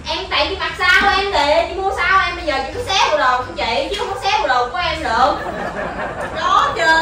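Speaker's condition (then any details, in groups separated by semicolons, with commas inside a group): No condition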